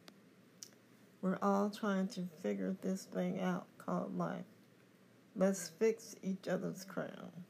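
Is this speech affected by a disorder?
Yes: cerebral palsy; confined to wheelchair.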